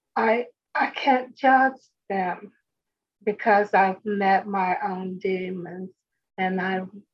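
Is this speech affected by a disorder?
Yes: speech impediment; possibly a bit slower than before, needs extra time to speak.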